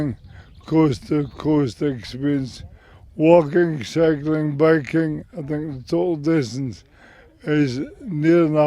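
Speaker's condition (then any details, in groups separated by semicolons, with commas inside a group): MND; about 4.5 years since diagnosis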